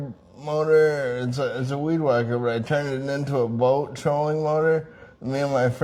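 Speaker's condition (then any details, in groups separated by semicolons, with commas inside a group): Traumatic brain injury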